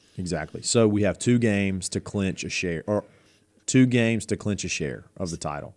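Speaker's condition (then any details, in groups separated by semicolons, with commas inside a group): No condition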